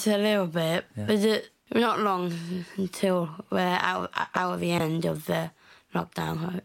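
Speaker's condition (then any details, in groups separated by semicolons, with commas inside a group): Down syndrome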